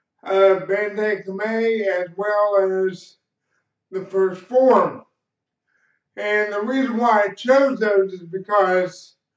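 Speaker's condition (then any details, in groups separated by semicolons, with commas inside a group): Cerebral palsy; slight speech impediment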